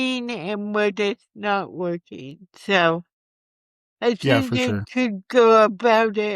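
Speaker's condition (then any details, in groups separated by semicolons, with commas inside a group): Cerebral palsy; from birth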